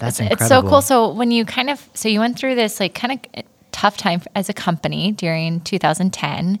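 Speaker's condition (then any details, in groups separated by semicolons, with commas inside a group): No condition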